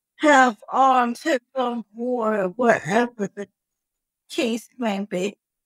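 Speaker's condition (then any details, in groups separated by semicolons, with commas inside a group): Cerebral palsy; uses wheelchair, atypical speech brain area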